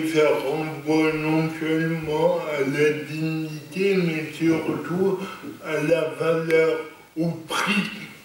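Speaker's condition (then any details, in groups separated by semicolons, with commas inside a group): Cerebral palsy; lifelong, non-progressive; stable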